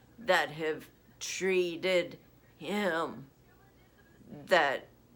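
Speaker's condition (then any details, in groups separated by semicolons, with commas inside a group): Essential tremor; voice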